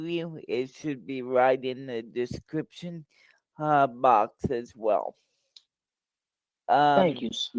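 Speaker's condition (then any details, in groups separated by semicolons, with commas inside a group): Cerebral palsy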